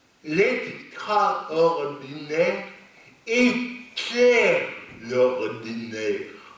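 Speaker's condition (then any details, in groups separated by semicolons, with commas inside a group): Cerebral palsy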